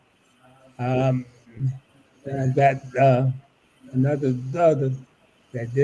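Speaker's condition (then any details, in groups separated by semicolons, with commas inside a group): ALS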